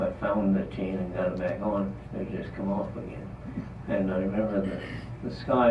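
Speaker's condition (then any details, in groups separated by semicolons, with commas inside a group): Parkinson's disease; trouble talking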